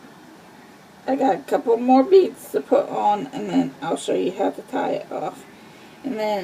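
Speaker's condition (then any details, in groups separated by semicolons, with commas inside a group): Cerebral palsy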